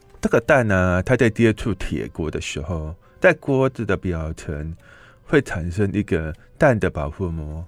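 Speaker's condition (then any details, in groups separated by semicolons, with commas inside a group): Hearing impairment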